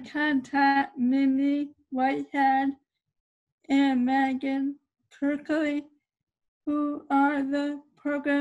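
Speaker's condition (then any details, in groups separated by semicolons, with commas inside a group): Cerebral palsy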